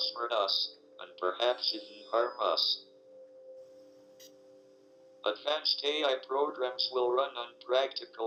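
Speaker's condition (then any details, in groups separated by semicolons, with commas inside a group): ALS, speech-generating device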